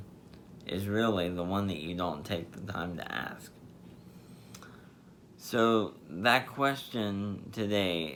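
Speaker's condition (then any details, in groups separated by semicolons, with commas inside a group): Spastic diplegia cerebral palsy; 30 plus years, uses wheelchair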